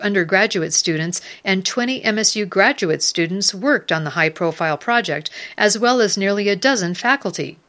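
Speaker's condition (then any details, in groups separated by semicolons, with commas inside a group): No condition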